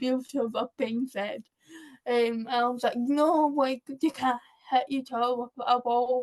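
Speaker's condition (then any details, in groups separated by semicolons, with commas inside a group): Cerebral palsy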